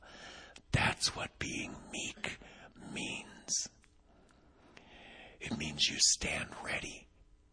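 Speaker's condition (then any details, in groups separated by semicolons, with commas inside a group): Vocal cord paralysis, unilateral; one vocal cord paralyzed, about 6 weeks; awaiting surgery in about a month, plastic shim to move paralyzed cord, previously repeated injections; voice not yet back, audibly affected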